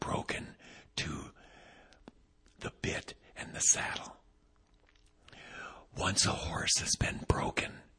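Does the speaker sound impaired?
Yes: vocal cord paralysis, unilateral.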